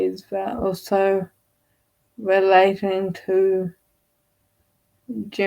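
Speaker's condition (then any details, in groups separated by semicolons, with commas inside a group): Friedreich's ataxia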